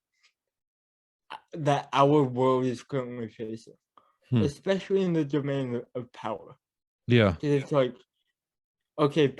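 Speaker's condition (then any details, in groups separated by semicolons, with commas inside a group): Cerebral palsy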